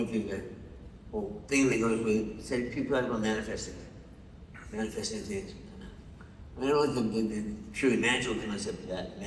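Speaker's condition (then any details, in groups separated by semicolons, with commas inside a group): Parkinson's; loses train of thought mid-sentence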